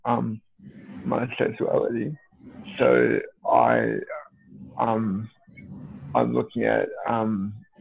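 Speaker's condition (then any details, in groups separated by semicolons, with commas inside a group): Cerebral palsy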